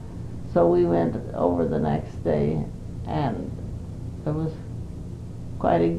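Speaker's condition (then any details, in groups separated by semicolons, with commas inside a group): Parkinson's disease; not very able to do much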